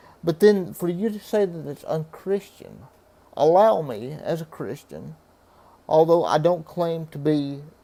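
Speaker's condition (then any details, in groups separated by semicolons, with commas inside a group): Cerebral palsy; reports speaking clearly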